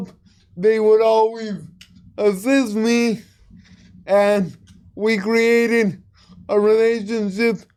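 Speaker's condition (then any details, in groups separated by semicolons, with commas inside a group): Cerebral palsy; speech therapy for communication skills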